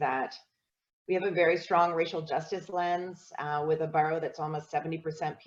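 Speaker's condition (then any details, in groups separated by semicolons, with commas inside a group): No condition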